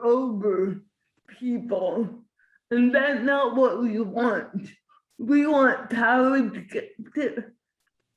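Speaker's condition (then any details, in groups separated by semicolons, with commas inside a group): Cerebral palsy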